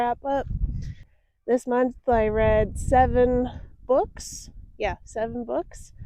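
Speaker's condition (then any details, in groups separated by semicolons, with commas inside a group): No condition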